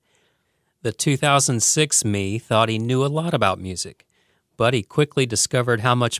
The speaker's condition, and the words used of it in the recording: No condition.